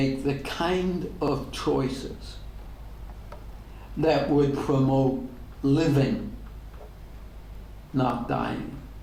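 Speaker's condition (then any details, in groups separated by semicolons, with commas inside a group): ALS; degenerative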